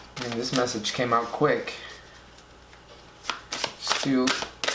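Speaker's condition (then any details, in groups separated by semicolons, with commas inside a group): No condition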